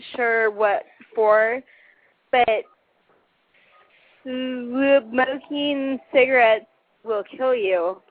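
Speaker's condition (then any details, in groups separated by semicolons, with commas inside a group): Cerebral palsy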